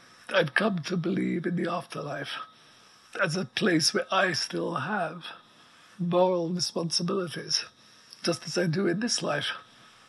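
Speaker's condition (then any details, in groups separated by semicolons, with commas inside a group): ALS; immobile, needs breathing apparatus, plastic pump behind neck into nose controlling breath rate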